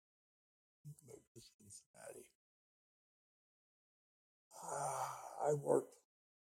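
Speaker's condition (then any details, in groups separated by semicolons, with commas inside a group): Speech impediment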